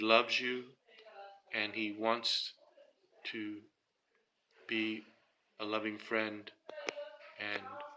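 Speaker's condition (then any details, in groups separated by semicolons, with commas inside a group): No condition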